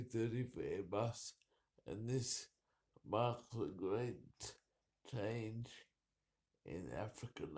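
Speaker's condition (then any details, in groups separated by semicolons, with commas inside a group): Cerebral palsy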